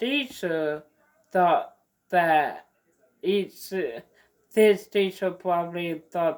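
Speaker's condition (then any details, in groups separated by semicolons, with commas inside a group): Mild cerebral palsy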